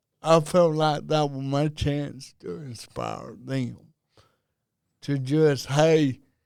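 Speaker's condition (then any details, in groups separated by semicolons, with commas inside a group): Cerebral palsy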